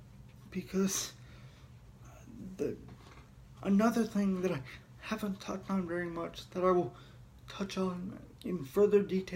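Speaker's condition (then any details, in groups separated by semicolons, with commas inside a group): Cerebral palsy; heavily altered breathing patterns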